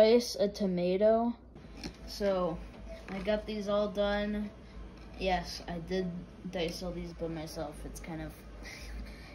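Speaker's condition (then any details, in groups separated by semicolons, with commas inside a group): No condition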